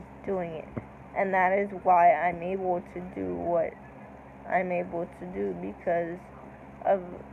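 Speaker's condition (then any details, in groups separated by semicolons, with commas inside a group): Cerebral palsy; unable to walk, multiple surgeries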